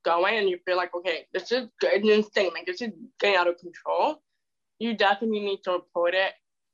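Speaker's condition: Deafness; spoken speech surprises others

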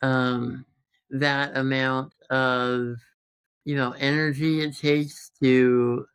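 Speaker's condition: Congenital muscular dystrophy; present since birth

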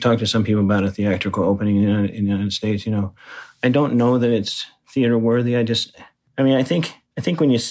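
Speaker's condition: Parkinson's disease; right-side weakness at onset, diagnosed by neurologist, confirmed by second opinion, heavy weightlifting slows progression

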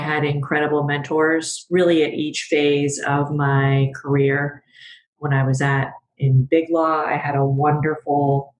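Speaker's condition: No condition

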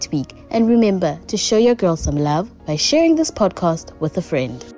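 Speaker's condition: No condition

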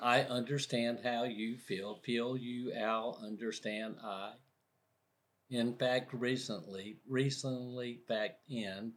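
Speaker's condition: Aphasia after stroke, primary progressive aphasia; initially no talking, reading or writing, one word only, understood everything, now thinks of every word

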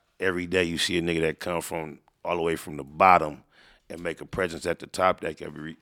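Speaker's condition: No condition

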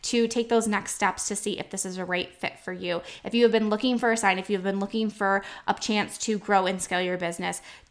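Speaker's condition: No condition

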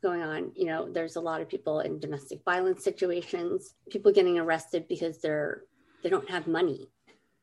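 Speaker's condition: Cleft lip and palate; congenital

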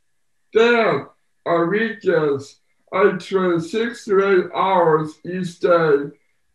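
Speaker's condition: Down syndrome

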